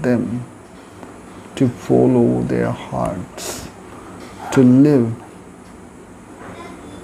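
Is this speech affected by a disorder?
Yes: cerebral palsy.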